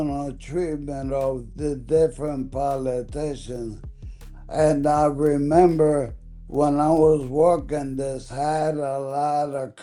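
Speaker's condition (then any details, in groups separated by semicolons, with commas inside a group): ALS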